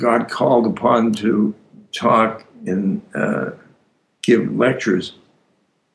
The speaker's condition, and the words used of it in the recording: Aphasia. This aphasia speech, wow, just these silences.